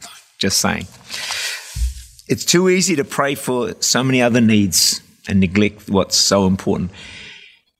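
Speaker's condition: No condition

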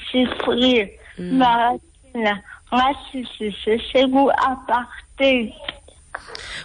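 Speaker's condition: Cerebral palsy, ataxic; from birth, does things more slowly than others; able to speak

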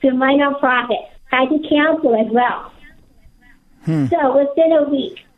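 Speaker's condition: Down syndrome; speaks across country

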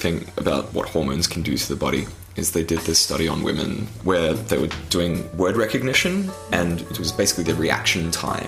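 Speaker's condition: No condition

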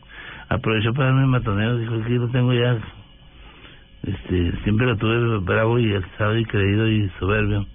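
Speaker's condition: Parkinson's disease; marked loss of physical strength

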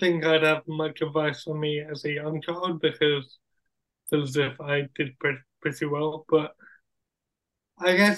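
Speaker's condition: Cerebral palsy; wheelchair user

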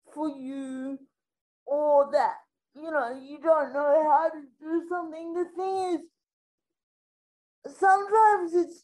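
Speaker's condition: Spastic quadriplegic cerebral palsy; from being born three months premature, full-time electric wheelchair user; affects all of daily life, requires support with every aspect of daily life

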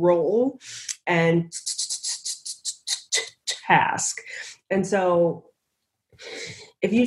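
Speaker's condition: Stuttering; described as a speech impediment; has a slight cold during the recording; stutters on stage and on camera; prolonged sounds

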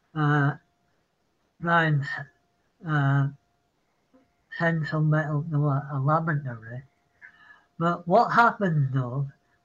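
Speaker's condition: Parkinson's; citing Parkinson's

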